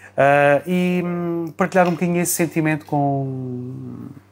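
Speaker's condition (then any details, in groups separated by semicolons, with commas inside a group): No condition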